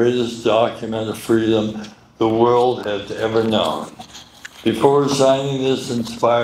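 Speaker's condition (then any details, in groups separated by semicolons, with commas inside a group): Medical condition affecting speech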